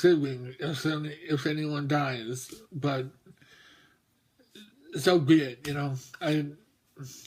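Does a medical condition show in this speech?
Yes: mobius syndrome.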